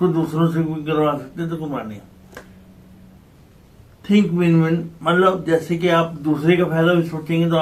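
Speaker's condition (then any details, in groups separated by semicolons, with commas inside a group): Cerebral palsy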